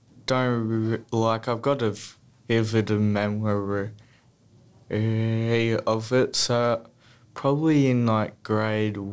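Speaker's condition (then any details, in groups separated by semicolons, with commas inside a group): Stutter; childhood stutter, therapy grades 1-4, smooth speech at Box Hill Clinic 2 years from 14-15; repeated sounds, blocks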